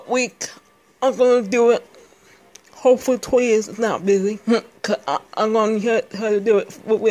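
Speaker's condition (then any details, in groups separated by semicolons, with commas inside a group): Speech impairment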